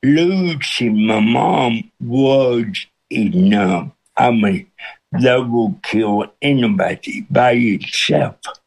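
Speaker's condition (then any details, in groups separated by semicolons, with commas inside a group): Cerebral palsy with speech impediment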